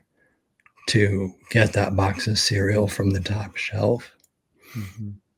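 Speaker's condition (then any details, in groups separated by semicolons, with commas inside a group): ALS; expects to lose voice very soon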